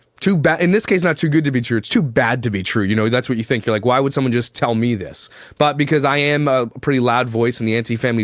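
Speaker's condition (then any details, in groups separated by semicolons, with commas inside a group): No condition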